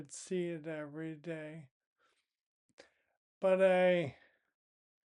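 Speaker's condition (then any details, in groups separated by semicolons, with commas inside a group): Primary lateral sclerosis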